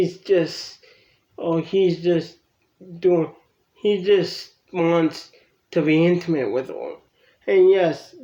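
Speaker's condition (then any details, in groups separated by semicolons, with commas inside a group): Cerebral palsy; from birth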